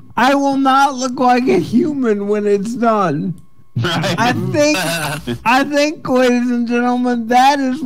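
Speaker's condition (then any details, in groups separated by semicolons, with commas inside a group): Cerebral palsy; speech sounds drunk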